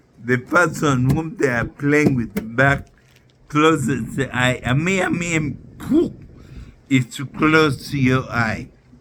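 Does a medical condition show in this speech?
Yes: neurological disease.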